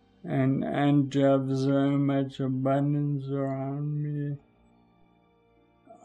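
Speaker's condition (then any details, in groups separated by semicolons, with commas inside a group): Friedreich's ataxia; genetic degenerative neuromuscular disorder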